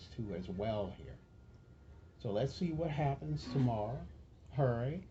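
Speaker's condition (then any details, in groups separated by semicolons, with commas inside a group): No condition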